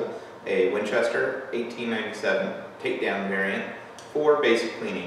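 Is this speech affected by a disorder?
No.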